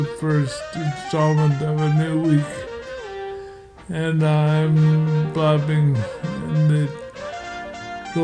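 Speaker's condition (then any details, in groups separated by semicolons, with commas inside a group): Multiple sclerosis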